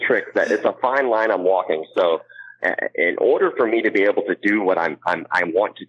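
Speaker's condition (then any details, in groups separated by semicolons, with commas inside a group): Cleft palate; congenital cleft palate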